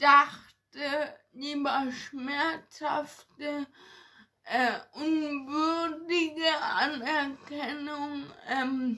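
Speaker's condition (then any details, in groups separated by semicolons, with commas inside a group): Ataxia; ataxia affecting hands and fingers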